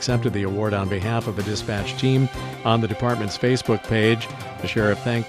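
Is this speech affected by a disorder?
No.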